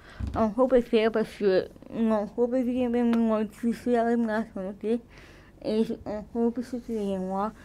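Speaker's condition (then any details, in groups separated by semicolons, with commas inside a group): Cerebral palsy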